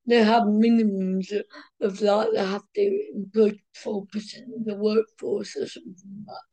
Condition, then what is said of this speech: Cerebral palsy. Luckily for me, mine is only what you call slight cerebral palsy, so it affects my speech a little bit, and I wobble a little bit when I walk.